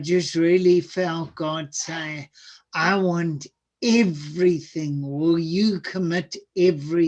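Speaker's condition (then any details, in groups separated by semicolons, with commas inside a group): Cerebral palsy; speech sounds atypical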